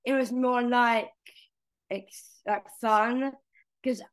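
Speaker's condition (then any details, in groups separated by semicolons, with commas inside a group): Down syndrome; present from birth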